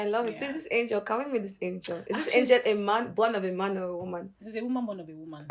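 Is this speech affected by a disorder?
No.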